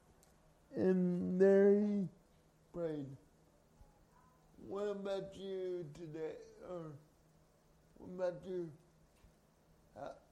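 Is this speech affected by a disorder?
Yes: cerebral palsy; from birth.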